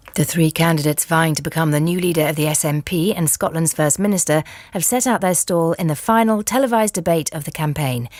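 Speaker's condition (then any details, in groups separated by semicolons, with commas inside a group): No condition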